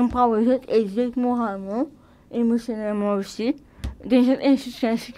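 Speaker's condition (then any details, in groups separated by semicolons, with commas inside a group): Cerebral palsy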